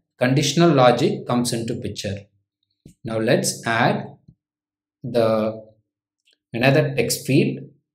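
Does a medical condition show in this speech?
No.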